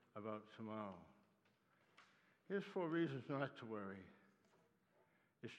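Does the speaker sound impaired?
Yes: Parkinson's disease; in therapy sessions working on walking.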